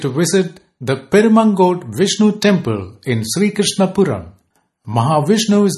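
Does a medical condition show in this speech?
No.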